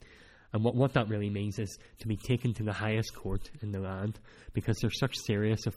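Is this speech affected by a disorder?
Yes: cleft palate; speech not that clear at times.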